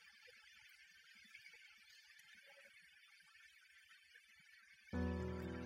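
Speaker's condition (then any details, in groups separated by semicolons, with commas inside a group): No condition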